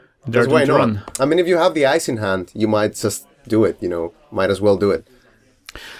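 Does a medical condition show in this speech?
No.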